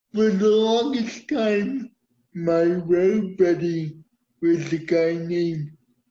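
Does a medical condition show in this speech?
Yes: cerebral palsy; uses wheelchair.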